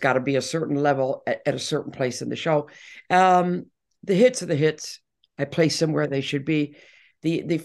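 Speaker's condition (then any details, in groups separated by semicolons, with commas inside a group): No condition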